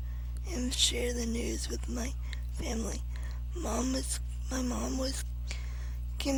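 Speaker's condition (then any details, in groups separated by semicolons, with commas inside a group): Cerebral palsy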